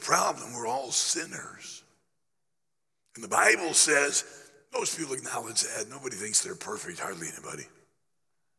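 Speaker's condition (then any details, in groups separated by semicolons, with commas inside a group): Laryngeal cancer after radiation, growth on voice box treated with radiation and chemotherapy; started preaching in a whisper, voice gaining strength, still affected, apologizes for listener discomfort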